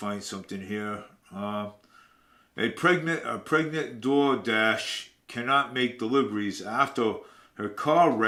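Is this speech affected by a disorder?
No.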